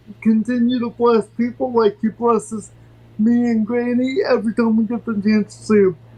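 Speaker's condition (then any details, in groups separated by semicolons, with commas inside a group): Cerebral palsy; from birth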